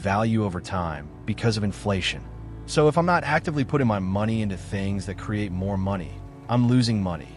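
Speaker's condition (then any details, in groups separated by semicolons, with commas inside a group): No condition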